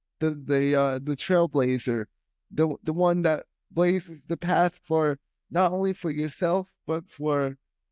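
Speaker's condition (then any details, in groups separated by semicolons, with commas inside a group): Spastic quadriplegic cerebral palsy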